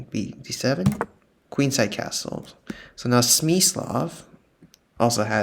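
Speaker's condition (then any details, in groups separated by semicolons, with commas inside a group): No condition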